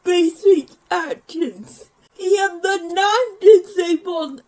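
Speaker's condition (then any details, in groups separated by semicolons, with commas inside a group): Physical speech impairment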